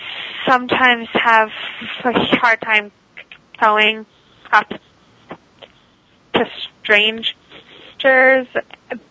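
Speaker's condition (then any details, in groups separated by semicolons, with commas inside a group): Stuttering; very severe third grade, worse high school, speakeasy from Dr. John Haskell, speech therapy helped core; device cuts stuttering about 95%, still stutters at sentence onset, worse around unfamiliar people, sometimes avoids talking; prolonged sounds, blocks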